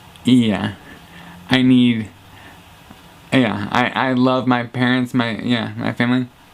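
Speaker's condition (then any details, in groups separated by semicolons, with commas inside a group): Traumatic brain injury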